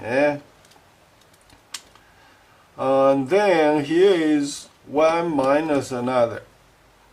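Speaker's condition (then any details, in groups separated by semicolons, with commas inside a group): No condition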